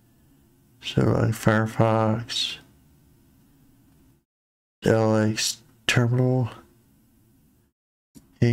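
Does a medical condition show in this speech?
Yes: Parkinson's disease.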